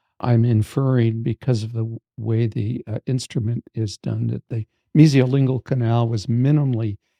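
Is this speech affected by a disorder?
No.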